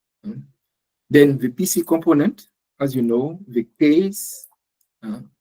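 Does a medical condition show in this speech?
No.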